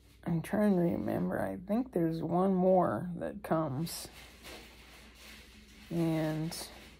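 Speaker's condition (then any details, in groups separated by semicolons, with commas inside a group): ALS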